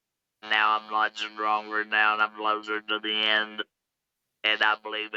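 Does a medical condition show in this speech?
Yes: laryngectomy; electrolarynx speech.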